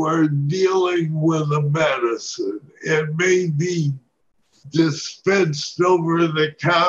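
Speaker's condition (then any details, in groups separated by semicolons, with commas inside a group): Parkinson's disease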